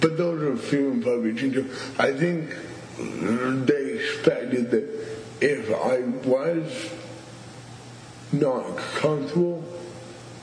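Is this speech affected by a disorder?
Yes: stuttering; stuttering since at least teenage years, also cerebral palsy, which compounds things; has had long disfluent moments on own name; here prolonged sounds, blocks.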